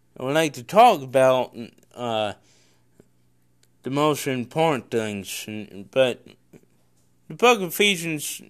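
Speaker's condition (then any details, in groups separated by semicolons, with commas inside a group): Cerebral palsy; congenital, no known medical cause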